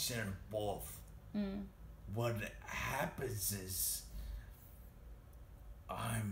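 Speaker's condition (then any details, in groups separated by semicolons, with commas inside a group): Traumatic brain injury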